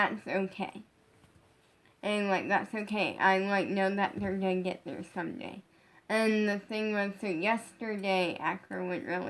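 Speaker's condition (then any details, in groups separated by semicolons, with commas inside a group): Brain injury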